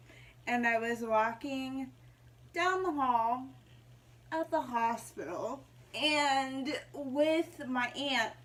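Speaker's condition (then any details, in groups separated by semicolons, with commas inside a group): Mild cerebral palsy; mild, walks without aids, had surgery; mild, no longer uses cane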